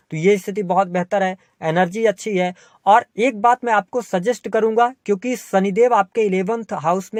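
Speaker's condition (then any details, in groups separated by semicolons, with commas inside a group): No condition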